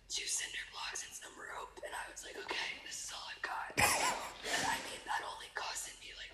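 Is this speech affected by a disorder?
Yes: laryngeal papillomatosis; recurring small papillomas growing in airway, periodic laser surgery to keep airway open; laser surgery to remove papillomas about a week ago; papillomas can block airway completely if not removed.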